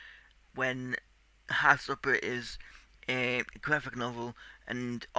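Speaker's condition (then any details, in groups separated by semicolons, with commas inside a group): Cerebral palsy; tight muscles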